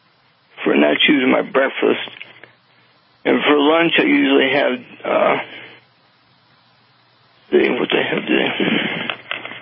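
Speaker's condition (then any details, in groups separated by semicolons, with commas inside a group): Parkinson's; slight tremor years before diagnosis, worsened after anesthesia for broken hip and femur, worse on left side; started Sinemet this past year, fish oil, acetyl-carnitine, acetyl-cysteine, tried glutathione IVs, tyrosine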